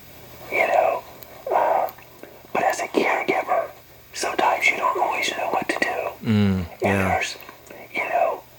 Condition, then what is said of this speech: Parkinson's disease. And so, to help me be able to be heard, I have a amplifier that I use so people can hear me.